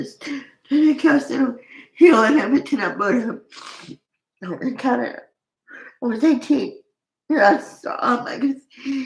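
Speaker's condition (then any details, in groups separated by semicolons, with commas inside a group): Cerebral palsy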